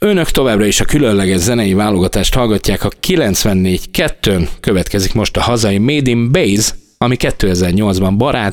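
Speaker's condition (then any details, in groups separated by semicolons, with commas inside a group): No condition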